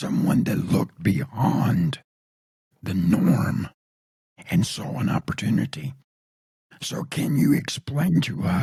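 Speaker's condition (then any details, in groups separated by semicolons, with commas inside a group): Throat cancer; tracheostomy tube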